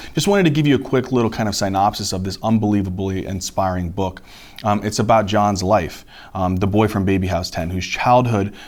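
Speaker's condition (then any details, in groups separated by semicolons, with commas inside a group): No condition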